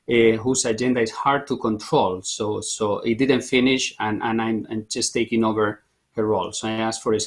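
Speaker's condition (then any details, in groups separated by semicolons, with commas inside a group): No condition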